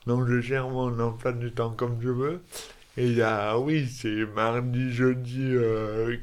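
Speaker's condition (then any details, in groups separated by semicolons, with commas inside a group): Dystonia; elocution difficulties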